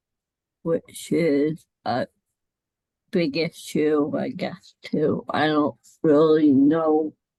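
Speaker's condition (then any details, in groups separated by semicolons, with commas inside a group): Cerebral palsy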